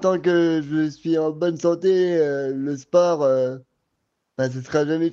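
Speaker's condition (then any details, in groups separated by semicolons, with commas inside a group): Cerebral palsy; cerebral palsy causing quadriplegia since birth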